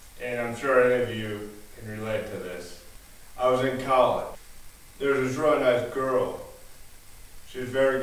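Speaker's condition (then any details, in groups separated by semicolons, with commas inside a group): Cerebral palsy, spastic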